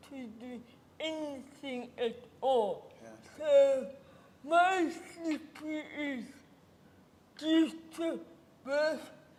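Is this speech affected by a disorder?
Yes: cerebral palsy.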